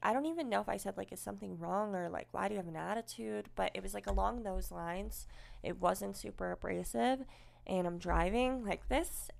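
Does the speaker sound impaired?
Yes: cleft lip and palate, unilateral.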